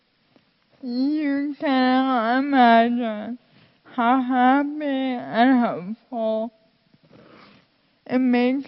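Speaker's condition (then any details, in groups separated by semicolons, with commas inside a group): Friedreich's ataxia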